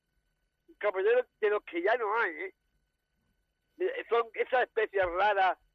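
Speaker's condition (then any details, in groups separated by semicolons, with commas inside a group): Down syndrome; genetic, extra chromosome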